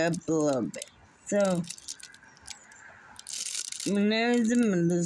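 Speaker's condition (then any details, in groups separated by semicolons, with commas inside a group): Muscular dystrophy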